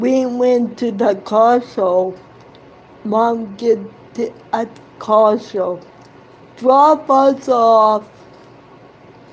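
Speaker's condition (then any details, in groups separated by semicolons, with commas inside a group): Cerebral palsy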